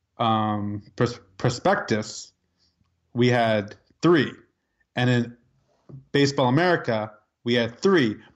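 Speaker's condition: Stuttering; self-described stuttering host, pauses mid-sentence to apologize for stuttering; repeated sounds, prolonged sounds

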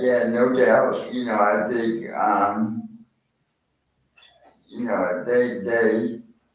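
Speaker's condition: Spastic quadriplegic cerebral palsy; born with spastic quadriplegic cerebral palsy

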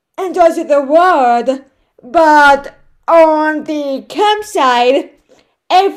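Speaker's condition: Cerebral palsy, right side

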